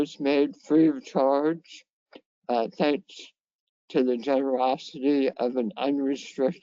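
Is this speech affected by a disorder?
Yes: head and neck cancer; severe dysphagia.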